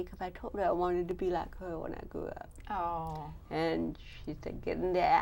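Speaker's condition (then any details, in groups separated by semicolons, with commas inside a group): Cerebral palsy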